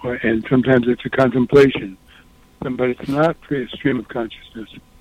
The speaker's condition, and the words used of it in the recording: Parkinson's disease. And then I would think I went to other, specifically Parkinson doctors, and discovered, yes, indeed, and that my throat is getting closed up.